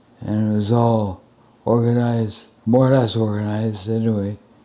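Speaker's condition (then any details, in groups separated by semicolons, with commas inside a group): Advanced Parkinson's disease, severe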